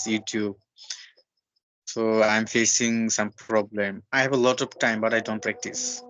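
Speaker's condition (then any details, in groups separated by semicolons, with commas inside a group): No condition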